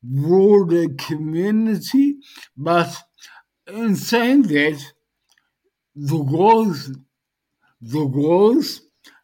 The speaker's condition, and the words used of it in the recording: Dysarthria. And in saying that, a lot of people have over the years not understood me.